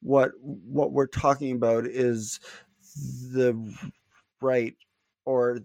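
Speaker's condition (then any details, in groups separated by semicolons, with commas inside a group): Stuttering; not stuttering much at time of recording; repeated sounds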